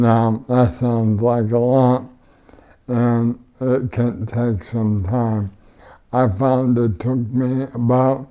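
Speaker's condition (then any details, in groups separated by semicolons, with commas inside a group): ALS; voice changed, speaks through synthesized banked voice on device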